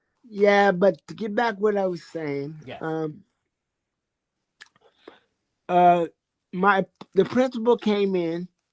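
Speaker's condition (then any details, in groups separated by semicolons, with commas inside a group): Cerebral palsy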